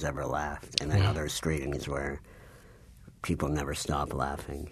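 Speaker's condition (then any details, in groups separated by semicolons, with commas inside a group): Cleft palate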